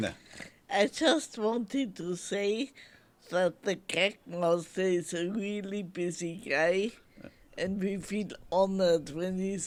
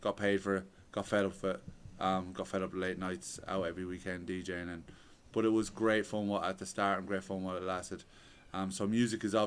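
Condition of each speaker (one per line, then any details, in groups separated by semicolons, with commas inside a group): Multiple sclerosis
No condition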